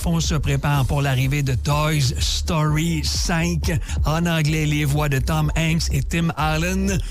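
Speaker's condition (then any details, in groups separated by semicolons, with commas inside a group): No condition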